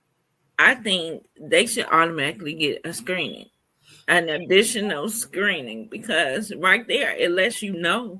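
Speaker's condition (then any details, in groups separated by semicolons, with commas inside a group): Cerebral palsy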